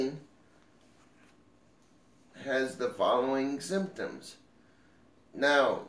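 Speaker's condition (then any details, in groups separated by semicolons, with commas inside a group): Cerebral palsy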